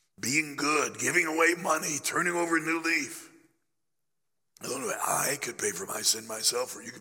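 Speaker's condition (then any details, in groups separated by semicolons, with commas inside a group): Laryngeal cancer after radiation, growth on voice box treated with radiation and chemotherapy; a little over a year since discovery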